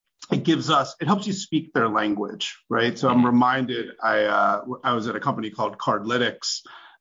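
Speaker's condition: No condition

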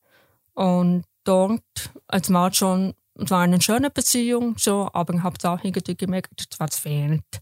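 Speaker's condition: Deafness, congenital; lip reading

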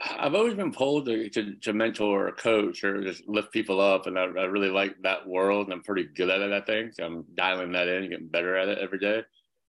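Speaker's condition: Cleft palate, severe

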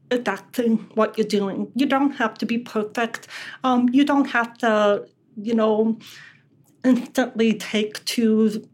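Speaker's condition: Deafness; relies on lip reading

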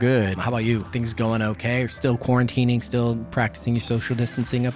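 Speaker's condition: No condition

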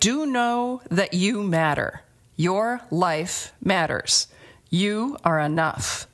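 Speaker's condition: No condition

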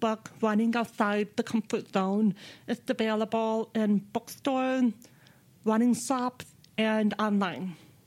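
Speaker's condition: Deafness; speaks with own voice

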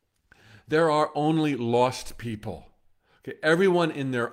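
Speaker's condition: No condition

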